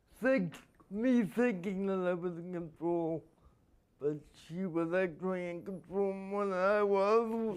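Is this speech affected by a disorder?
Yes: spastic quadriplegia.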